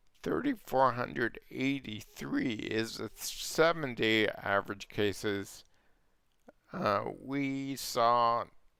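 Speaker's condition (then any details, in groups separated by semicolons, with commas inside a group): Multiple sclerosis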